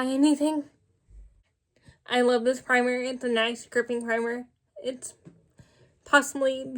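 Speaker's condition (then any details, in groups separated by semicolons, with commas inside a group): Cerebral palsy, spastic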